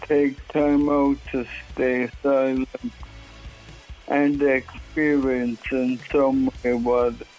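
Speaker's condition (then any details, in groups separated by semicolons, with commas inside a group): Motor neuron disease; onset with tremors, some days hard to walk; tremors began nearly 2 years ago, diagnosed 18 months ago; voice affected, voice not lost currently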